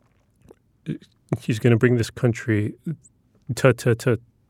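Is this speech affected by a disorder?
Yes: stutter; neurological disorder; loses eye contact while stuttering; here repeated sounds.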